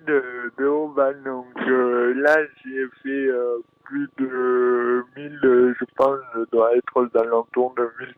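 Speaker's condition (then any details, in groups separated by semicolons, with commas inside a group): Dystonia; present since birth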